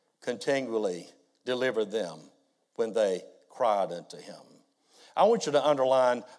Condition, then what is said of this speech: No condition.